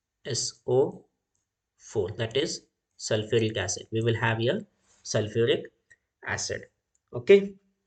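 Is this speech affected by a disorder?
No.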